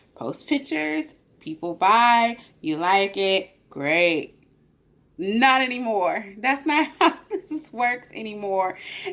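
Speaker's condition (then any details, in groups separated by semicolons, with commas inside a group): No condition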